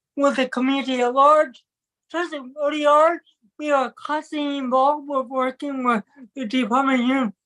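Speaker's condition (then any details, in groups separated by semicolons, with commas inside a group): Cerebral palsy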